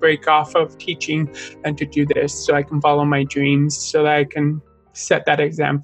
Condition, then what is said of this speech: Deafness. So I always tell people that art is my first language because I struggle with speaking, because being born deaf, I didn't learn sign language until I was older.